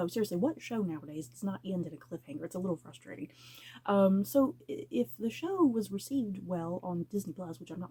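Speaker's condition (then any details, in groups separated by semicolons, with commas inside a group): No condition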